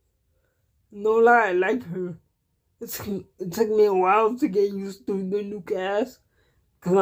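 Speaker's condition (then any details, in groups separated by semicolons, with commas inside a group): Cerebral palsy; cannot walk, uses wheelchair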